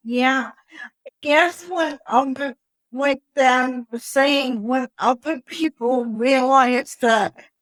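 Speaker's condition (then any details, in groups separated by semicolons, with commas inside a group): Cerebral palsy; wheelchair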